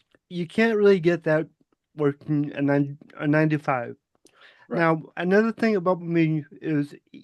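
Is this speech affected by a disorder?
Yes: cerebral palsy; from birth, affects muscles.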